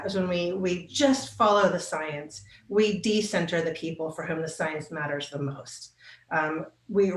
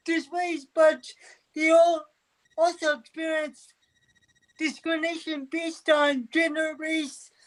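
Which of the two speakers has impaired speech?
The second: cerebral palsy; from birth.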